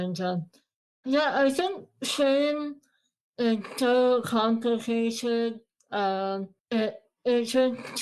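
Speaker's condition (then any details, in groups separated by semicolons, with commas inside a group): Moebius syndrome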